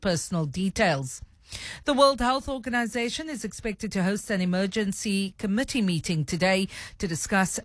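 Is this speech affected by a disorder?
No.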